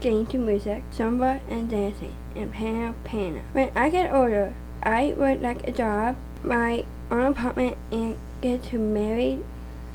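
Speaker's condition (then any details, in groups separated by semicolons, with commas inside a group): Down syndrome; present from birth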